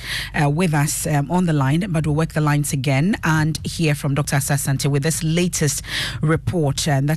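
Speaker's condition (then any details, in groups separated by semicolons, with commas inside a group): No condition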